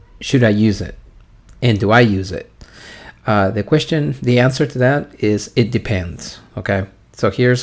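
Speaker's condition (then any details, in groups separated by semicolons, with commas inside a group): No condition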